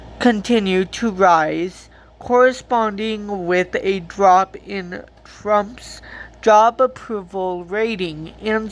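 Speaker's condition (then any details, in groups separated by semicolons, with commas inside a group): Cerebral palsy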